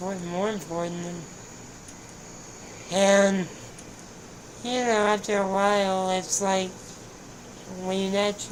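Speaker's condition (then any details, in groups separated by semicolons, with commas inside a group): Spinal muscular atrophy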